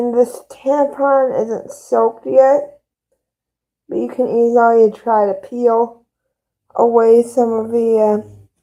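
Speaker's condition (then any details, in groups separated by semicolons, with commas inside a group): Cerebral palsy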